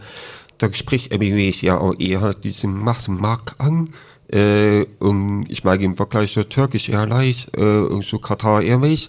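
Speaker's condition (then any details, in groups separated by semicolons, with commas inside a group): Deafness with cochlear implant, congenital deafness; lip reading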